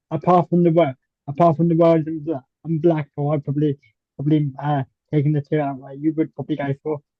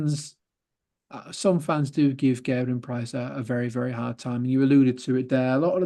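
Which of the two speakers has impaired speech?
The first: cerebral palsy.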